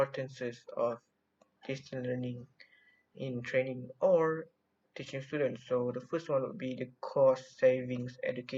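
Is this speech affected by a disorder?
No.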